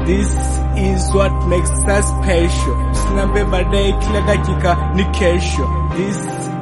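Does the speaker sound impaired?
No.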